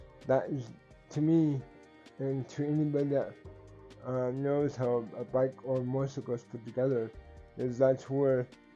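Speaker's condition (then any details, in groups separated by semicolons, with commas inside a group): Cerebral palsy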